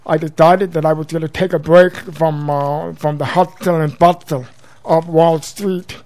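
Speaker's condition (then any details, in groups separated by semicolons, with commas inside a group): Profound deafness since birth; congenital, total deafness; learned speech via daily school speech therapy, mother's home drills feeling throat vibrations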